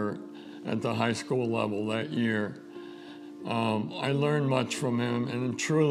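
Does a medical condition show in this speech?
Yes: ALS; diagnosed almost two years ago.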